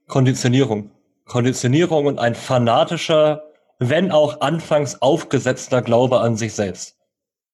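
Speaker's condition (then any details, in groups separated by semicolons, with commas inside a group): Cleft lip and palate, cleft lip, jaw and palate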